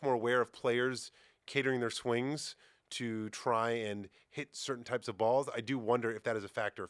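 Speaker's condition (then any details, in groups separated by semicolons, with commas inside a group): No condition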